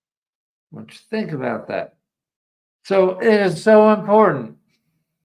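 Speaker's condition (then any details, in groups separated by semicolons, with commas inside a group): ALS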